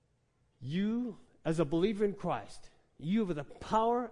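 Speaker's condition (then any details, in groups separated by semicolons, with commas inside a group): No condition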